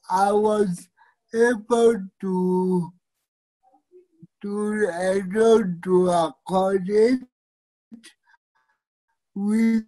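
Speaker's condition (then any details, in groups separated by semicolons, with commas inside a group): Cerebral palsy; fine motor skill challenges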